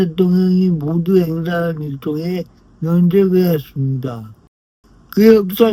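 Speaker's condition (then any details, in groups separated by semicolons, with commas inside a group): Brain lesion disability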